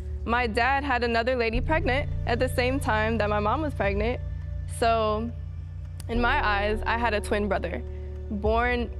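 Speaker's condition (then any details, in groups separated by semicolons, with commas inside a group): No condition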